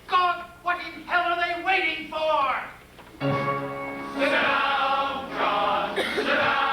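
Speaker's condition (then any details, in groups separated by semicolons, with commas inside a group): No condition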